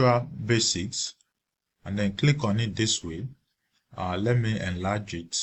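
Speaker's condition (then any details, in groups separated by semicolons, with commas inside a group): No condition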